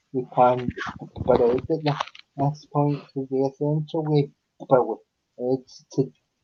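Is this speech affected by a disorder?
Yes: cerebral palsy; unable to walk.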